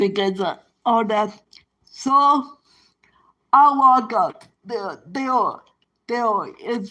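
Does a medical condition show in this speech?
Yes: cerebral palsy; present from birth.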